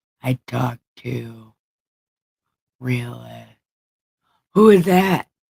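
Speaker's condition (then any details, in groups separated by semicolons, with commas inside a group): Brain injury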